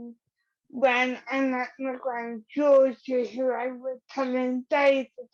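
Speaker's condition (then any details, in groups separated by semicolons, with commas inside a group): Cerebral palsy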